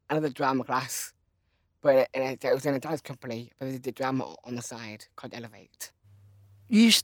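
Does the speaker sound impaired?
Yes: Down syndrome.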